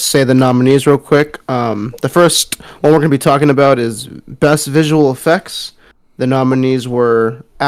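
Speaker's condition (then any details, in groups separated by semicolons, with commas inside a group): No condition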